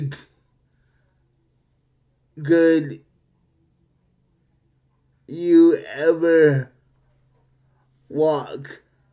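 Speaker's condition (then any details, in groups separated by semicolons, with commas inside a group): Cerebral palsy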